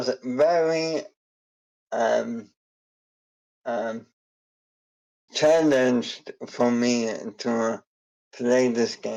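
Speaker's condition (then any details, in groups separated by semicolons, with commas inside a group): ALS; struggles to form sentences while speaking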